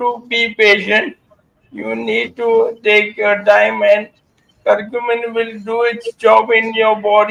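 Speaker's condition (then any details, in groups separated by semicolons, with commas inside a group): Amyotrophic lateral sclerosis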